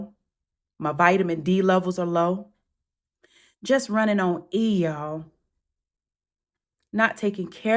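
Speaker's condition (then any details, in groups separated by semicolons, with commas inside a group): No condition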